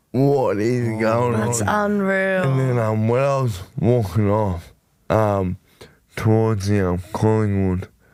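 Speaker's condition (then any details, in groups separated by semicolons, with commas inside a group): Motor neurone disease; voice became very nasal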